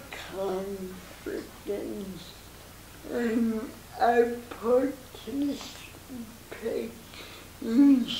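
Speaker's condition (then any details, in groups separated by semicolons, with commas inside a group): Cerebral palsy; motorized wheelchair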